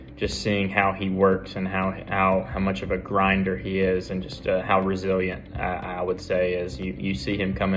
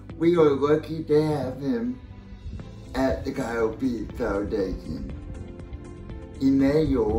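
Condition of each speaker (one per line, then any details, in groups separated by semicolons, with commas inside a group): No condition
Cerebral palsy; spastic quadriplegic, spasticity all four limbs including right hand; verbal, can articulate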